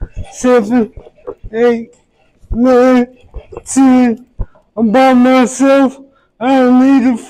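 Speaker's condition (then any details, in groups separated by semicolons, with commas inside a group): Traumatic brain injury; voice affected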